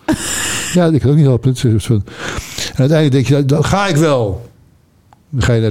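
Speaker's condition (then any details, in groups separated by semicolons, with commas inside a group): Parkinson's disease; lip tremor that can start suddenly, jaw spasm mostly when falling asleep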